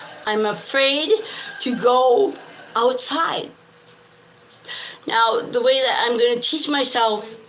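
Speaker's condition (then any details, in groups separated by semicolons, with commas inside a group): Cerebral palsy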